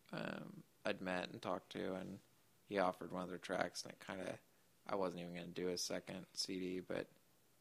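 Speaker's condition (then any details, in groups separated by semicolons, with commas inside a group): Duchenne muscular dystrophy; terminal, progressive muscle disease, smuggled steroids in sixth grade, physical therapy; age 28, past usual life expectancy of 21, stem cell therapy in Costa Rica since about six years ago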